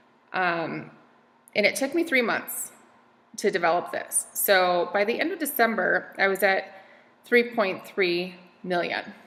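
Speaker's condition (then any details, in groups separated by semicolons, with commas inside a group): No condition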